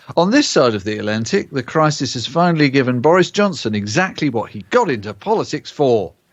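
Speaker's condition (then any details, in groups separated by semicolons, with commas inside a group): No condition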